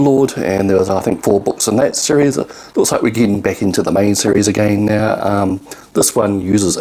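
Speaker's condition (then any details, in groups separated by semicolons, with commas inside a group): No condition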